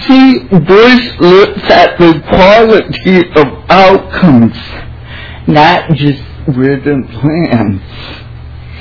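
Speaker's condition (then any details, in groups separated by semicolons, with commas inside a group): Cerebral palsy; visible physical disability, lives independently, drives own car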